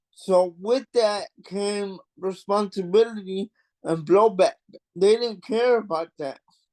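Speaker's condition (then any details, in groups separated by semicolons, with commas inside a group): Cerebral palsy; mild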